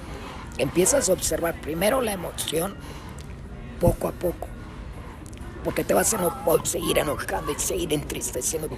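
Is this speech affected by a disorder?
Yes: laryngectomy after throat cancer, esophageal speech; had to relearn to speak with voz serismofónica after surgery.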